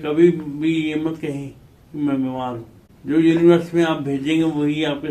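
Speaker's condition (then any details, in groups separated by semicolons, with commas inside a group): Cerebral palsy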